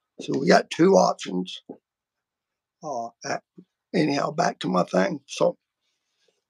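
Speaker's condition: Vocal cord surgery; multiple vocal cord surgeries

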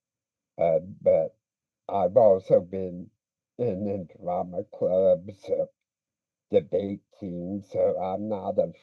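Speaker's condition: Speech impediment

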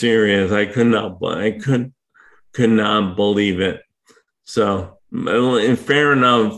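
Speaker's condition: ALS; ALS diagnosed last year, power wheelchair for mobility; hard to speak for long periods right now

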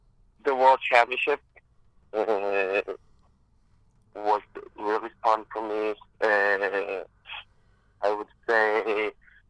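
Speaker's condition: Stuttering; stuttering audible during interview, considers it a barrier to media work; repeated sounds

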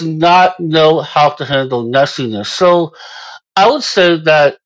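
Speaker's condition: Moebius syndrome; congenital

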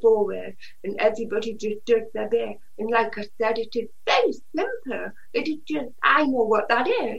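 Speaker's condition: Usher syndrome (deafblindness), profoundly deaf since birth, severe

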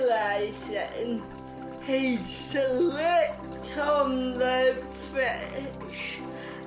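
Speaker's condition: Cerebral palsy

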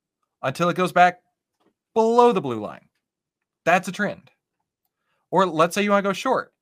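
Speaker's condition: No condition

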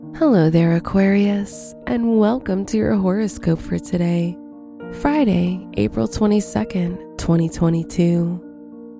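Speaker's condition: No condition

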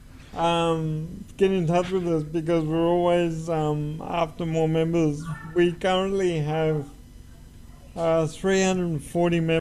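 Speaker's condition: Cerebral palsy; uses wheelchair

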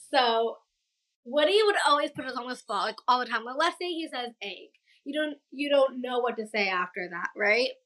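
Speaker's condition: Down syndrome; past speech therapy

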